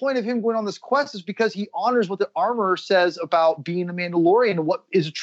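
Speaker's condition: No condition

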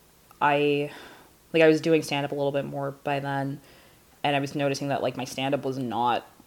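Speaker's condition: No condition

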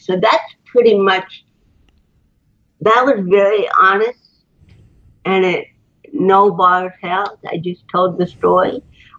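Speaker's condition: Cerebral palsy; botox

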